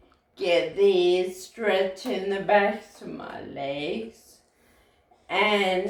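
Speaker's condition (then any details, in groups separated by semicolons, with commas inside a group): Friedreich's ataxia; ankle foot orthotics, standing hoist; regular physiotherapy for strength, balance, coordination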